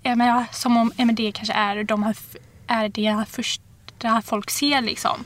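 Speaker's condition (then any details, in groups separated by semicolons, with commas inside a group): Stuttering; uncontrollable, random, unpredictable fluency, varies by day, nervousness sometimes worsens, little personally helps; repeated sounds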